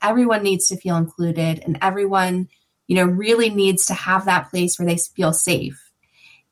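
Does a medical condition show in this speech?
No.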